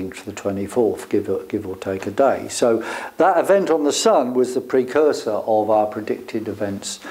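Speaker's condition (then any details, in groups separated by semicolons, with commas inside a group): No condition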